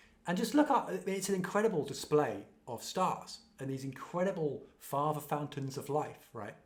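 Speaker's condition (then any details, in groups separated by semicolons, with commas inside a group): No condition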